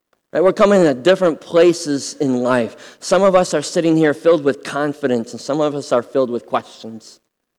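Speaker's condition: Cleft lip and palate; with recoveries

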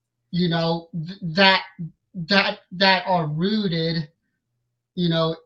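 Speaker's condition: Stuttering; cited as reason against preaching call at age 16; repeated sounds, repeated words, prolonged sounds

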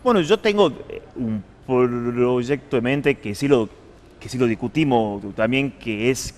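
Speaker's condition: Stuttering; stuttering for 31 years, long avoided talking about it publicly; fear of speaking on camera largely overcome; formerly blocked badly when facing cameras, fear-related, now manages on-camera conversation; blocks

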